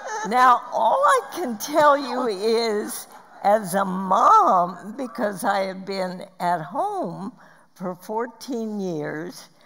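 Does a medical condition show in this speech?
Yes: spasmodic dysphonia.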